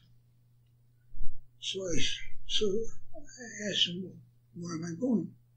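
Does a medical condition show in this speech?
Yes: Parkinson's.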